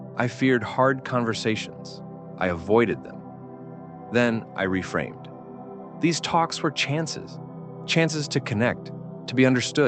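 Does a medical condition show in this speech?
No.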